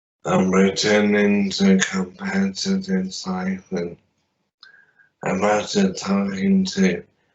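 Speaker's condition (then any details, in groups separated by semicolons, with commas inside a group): Traumatic brain injury; limb injuries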